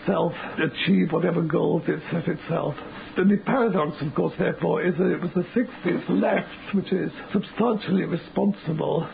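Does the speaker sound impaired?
Yes: motor neuron disease; progressive, eventually fatal, wheelchair-bound, completely immobile, body capacities steadily shrinking; 18 months since onset, lying on bed, breathing via air contraption; speaks through air breathing contraption, voice only remaining usable function.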